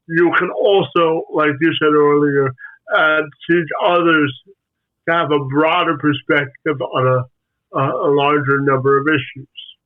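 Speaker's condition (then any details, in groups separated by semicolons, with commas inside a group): Spastic quadriplegic cerebral palsy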